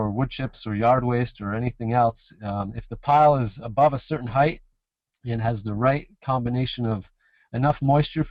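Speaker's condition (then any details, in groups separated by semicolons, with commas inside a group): No condition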